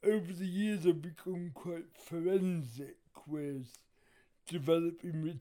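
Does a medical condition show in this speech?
Yes: cerebral palsy; wheelchair user.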